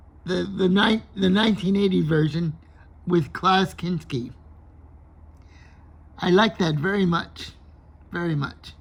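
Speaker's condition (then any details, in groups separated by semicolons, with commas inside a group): Cerebral palsy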